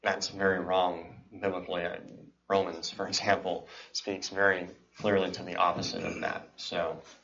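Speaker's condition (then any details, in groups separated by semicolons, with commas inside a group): Cleft palate and cleft lip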